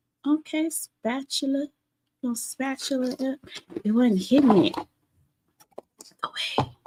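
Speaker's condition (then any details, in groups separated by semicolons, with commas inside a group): No condition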